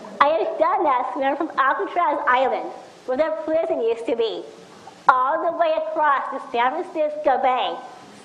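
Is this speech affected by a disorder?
Yes: Down syndrome; speech problems.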